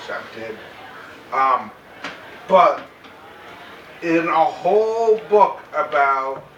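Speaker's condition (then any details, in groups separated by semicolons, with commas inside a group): Cerebral palsy, mild; mainly affects speech, reduced intelligibility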